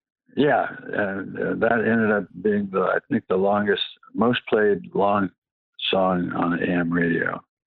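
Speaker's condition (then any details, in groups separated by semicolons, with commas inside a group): Parkinson's disease; past radiation for cancer caused some damage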